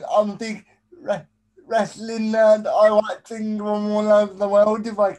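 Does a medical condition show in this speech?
Yes: spastic quadriplegic cerebral palsy; able to communicate, stutters a lot, worse when distracted by several things.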